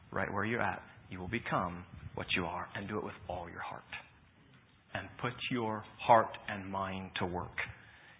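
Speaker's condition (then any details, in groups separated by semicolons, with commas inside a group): No condition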